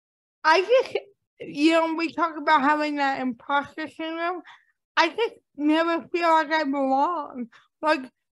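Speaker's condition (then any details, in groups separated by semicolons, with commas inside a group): Cerebral palsy; impaired speech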